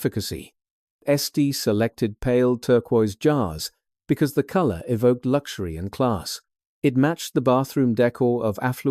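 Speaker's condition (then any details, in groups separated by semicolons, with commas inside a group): No condition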